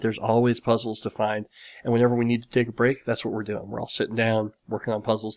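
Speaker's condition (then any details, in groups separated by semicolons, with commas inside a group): Cleft lip and palate; nose still slightly crooked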